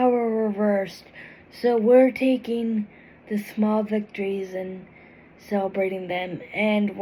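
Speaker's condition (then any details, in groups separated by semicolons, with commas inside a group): Cerebral palsy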